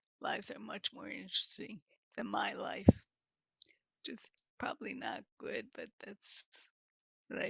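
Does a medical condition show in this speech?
Yes: multiple sclerosis.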